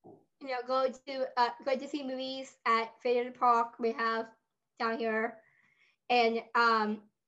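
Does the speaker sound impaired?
Yes: Down syndrome; adult with Down syndrome.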